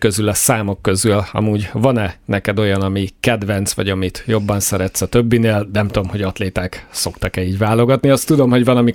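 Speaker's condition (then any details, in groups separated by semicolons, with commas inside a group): No condition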